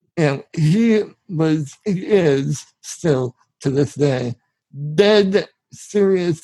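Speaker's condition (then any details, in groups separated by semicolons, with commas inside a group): Spinal muscular atrophy; genetic, from birth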